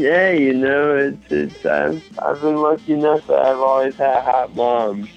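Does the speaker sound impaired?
Yes: mild cerebral palsy.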